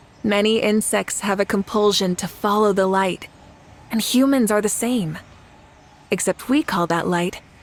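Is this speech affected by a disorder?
No.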